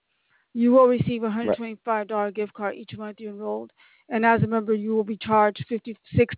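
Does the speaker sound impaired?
No.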